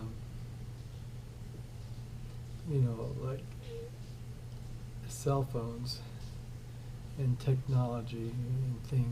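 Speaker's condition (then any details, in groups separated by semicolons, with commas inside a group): ALS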